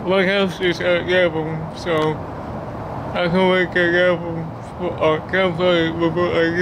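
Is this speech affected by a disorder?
Yes: cerebral palsy; speech disability.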